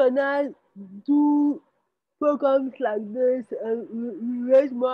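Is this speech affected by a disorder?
Yes: spastic cerebral palsy.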